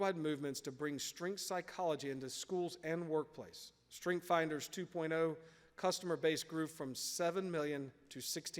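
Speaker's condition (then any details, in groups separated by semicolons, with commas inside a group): No condition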